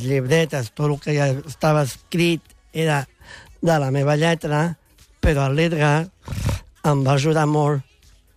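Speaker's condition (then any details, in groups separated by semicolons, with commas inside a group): Down syndrome; congenital, present from birth, extra chromosome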